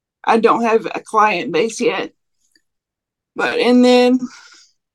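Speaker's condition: Cerebral palsy; would like to have it

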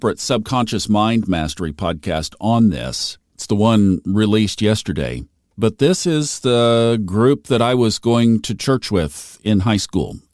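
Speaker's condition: No condition

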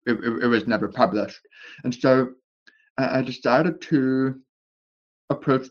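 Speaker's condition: Deafness with speech impediment, born deaf; some words difficult to say, must adjust tongue to speak properly

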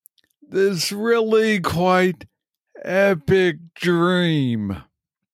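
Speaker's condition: Parkinson's disease; young onset

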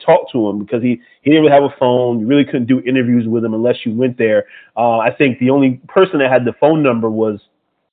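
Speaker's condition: No condition

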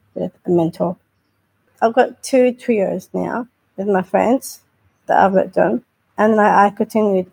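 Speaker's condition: Down syndrome; intellectual disability

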